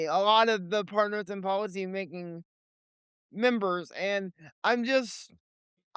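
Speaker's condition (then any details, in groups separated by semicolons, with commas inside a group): Cerebral palsy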